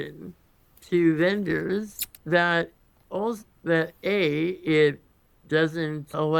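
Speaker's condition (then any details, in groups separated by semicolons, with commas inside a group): Congenital muscular dystrophy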